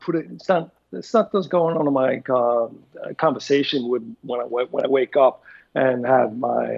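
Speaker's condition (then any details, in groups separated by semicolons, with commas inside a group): Aphasia after stroke; massive stroke, right-side paralysis and impaired comprehension at onset, initially global aphasia; about 14 years since stroke, aphasia persists, trains before speaking events; no speech at onset, first year ~1,000 words mostly nouns without verbs, must concentrate on speech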